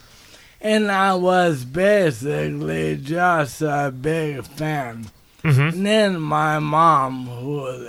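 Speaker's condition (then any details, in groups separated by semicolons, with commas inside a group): ALS; motor neuron disease, onset with speech impairment and right hand weakness; diagnosed about one year ago, needs help getting dressed, cannot tie own shoes; speech impairment noticed before diagnosis, prompted doctor visit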